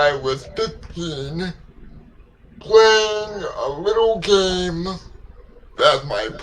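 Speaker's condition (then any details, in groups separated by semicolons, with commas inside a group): Cerebral palsy; legs affected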